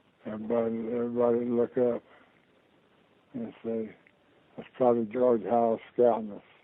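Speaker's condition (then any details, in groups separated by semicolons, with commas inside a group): Parkinson's disease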